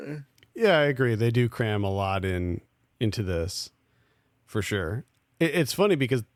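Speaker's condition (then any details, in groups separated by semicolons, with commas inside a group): No condition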